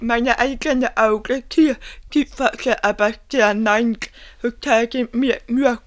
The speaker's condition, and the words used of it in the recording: Deafness. Wir haben lange gehofft, dass du mal sprechen kannst, so dass dich jeder gut verstehen kann.